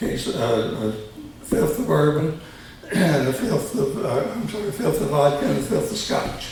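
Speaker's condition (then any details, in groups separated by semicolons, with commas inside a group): Tongue cancer surgery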